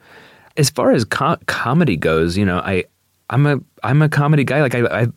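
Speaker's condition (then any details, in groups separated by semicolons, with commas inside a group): Stutter; self-reported mid-conversation, brief repetition of phrases; repeated sounds, repeated words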